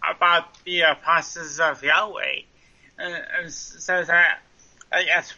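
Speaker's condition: Cerebral palsy; mild form, lifelong since childhood, trouble writing, slow running, mile took 21 minutes, school accommodations; speech impediment present during recording; sounds like Wendy's drive-through speaker box, may sound drunk

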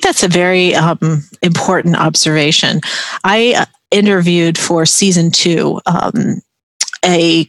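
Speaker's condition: No condition

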